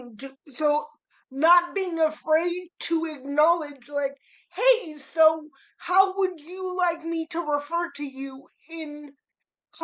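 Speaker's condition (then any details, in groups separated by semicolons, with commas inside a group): Cerebral palsy; spastic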